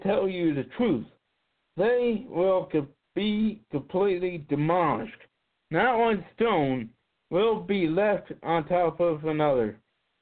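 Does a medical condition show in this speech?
Yes: cerebral palsy; cannot be hidden when acting.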